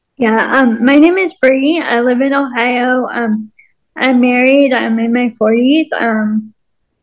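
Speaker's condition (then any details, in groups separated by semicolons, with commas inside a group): Cerebral palsy and multiple sclerosis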